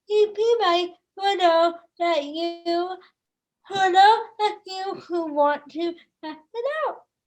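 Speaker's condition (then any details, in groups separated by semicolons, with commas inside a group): Cerebral palsy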